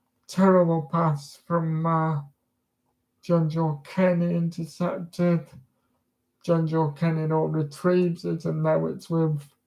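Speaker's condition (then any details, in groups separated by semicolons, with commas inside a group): Cerebral palsy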